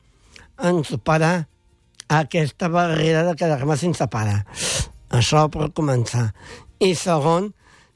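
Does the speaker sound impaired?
Yes: Down syndrome; congenital.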